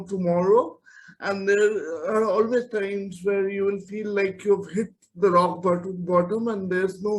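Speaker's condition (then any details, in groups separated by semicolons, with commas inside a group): Cerebral palsy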